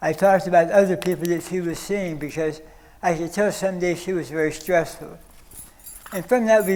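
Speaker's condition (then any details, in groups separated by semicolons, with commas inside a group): Stage 4 oral cancer; needed feeding tube during chemoradiation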